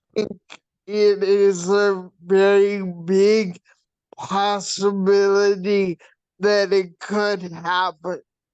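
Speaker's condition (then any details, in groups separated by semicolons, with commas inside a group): Brain shunt failure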